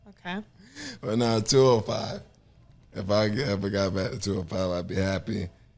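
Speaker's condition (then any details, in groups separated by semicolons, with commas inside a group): ALS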